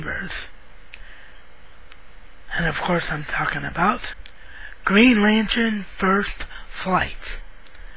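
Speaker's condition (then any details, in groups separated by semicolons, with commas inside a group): Cerebral palsy; wheelchair bound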